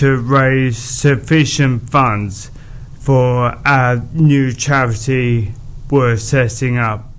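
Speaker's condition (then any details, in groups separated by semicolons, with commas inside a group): Motor neurone disease; diagnosed about nine months before recording, balance problems and falls, mobility impacted, drags legs walking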